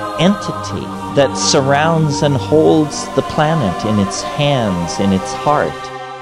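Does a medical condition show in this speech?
No.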